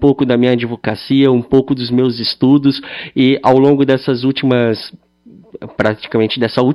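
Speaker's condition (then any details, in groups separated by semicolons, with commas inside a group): Cleft lip and palate; treated from childhood as USP patient at rehabilitation hospital in Bauru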